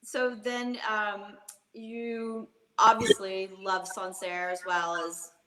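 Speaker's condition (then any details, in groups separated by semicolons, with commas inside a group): No condition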